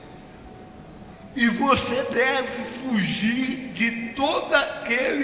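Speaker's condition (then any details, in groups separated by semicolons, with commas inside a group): Cerebral palsy; no speech as child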